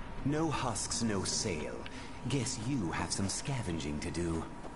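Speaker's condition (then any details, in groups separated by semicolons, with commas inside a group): No condition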